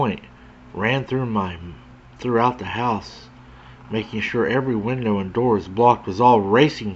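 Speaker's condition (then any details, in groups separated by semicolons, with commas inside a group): No condition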